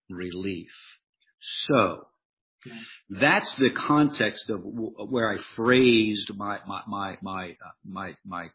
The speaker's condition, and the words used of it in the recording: Stuttering. Most of the time I'm not smart enough or sharp enough or quick enough to be able to answer somebody like that.